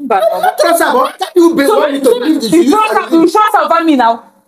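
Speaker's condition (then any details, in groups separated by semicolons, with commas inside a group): No condition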